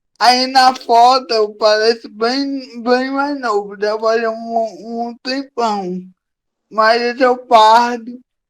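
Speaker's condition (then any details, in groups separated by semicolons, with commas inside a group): Cerebral palsy; from birth; difficulty speaking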